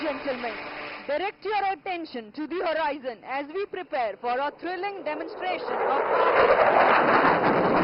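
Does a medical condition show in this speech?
No.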